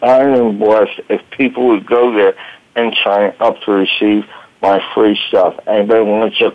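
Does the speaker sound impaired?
Yes: voice box damage from tracheostomy; fire at 30, medic's trach tube damaged voice box, traumatic brain injury, 1-2 week coma; lasting physical voice challenge from damaged voice box.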